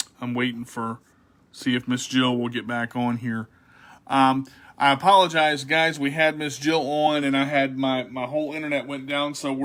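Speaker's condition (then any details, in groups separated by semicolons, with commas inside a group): No condition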